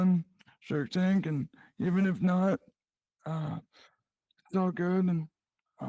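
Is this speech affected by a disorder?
Yes: cerebral palsy; present from birth.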